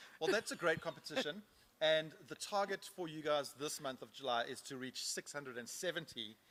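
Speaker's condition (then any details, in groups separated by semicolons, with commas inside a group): No condition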